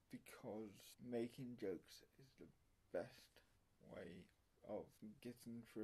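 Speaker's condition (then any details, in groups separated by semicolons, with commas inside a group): Cerebral palsy; mild, affects muscles and speech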